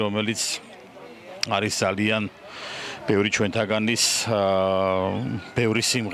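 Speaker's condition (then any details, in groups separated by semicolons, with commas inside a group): No condition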